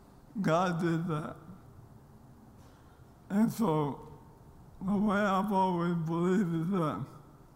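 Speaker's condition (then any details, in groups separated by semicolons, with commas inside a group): ALS; losing ability to speak clearly, voice does not sound as expected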